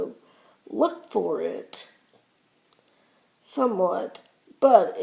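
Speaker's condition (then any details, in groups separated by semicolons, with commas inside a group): Cerebral palsy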